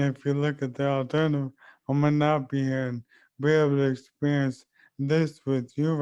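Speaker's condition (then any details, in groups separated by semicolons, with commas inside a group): ALS; leg onset, speech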